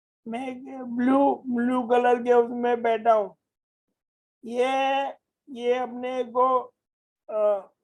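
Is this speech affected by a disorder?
Yes: motor neurone disease; voice strong and loud.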